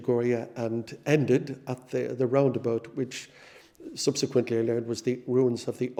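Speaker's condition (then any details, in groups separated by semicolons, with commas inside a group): No condition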